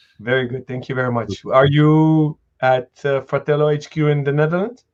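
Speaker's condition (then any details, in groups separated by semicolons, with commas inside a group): No condition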